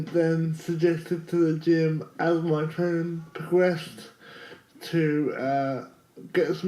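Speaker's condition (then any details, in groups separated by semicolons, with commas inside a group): Cerebral palsy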